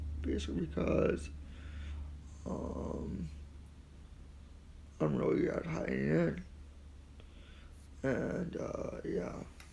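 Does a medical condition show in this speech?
Yes: quadriplegic cerebral palsy.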